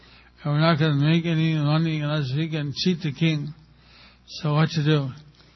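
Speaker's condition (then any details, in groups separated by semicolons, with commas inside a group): Stroke with facial paralysis; half of face still paralyzed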